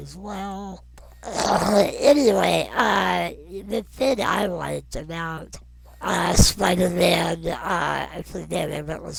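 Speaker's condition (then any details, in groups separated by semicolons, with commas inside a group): Non-progressive muscular dystrophy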